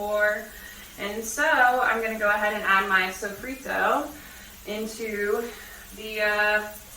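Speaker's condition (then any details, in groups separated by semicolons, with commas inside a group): No condition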